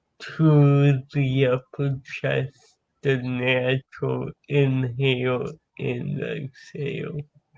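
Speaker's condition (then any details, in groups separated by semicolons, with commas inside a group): Cerebral palsy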